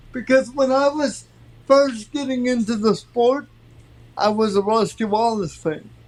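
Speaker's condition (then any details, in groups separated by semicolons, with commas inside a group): Cerebral palsy; from birth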